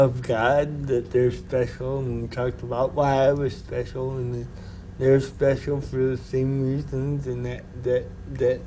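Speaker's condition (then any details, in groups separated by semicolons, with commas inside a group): Cerebral palsy; from birth, physical effects; diagnosed age two; predicted early to never speak well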